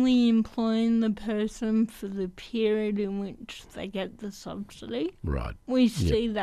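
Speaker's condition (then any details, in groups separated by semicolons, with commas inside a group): Athetoid cerebral palsy; athetoid form, from birth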